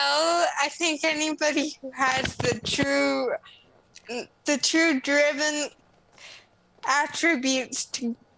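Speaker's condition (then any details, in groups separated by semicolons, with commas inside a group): Cerebral palsy; congenital spastic cerebral palsy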